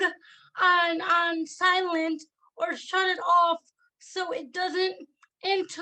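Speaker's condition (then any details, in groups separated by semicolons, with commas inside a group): Cerebral palsy, spastic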